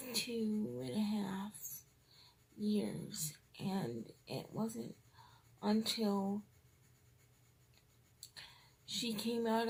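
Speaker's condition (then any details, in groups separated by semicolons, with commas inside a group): Cerebral palsy, triplegia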